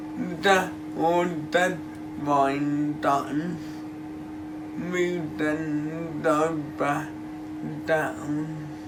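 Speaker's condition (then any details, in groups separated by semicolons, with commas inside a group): Cerebral palsy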